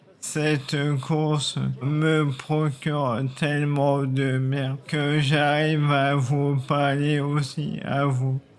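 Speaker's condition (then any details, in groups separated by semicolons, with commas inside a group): ALS (maladie de Charcot); uses wheelchair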